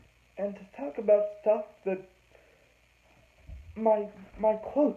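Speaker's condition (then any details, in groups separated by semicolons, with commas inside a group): Cerebral palsy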